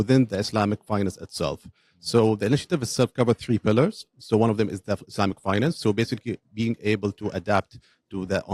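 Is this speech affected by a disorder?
No.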